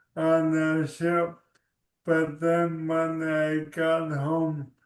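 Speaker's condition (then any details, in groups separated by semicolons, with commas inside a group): ALS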